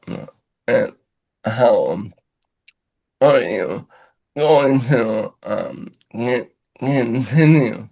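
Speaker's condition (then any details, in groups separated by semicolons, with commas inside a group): ALS; about two years since onset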